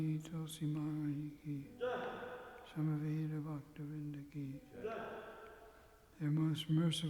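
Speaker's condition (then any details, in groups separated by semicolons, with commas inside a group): Parkinson's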